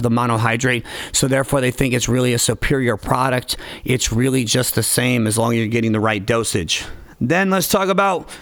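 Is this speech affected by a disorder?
No.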